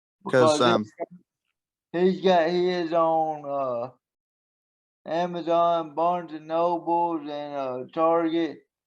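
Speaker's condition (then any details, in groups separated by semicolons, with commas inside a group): Traumatic brain injury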